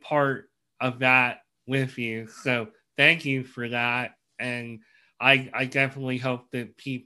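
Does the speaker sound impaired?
Yes: cleft lip and palate; many obstacles in life.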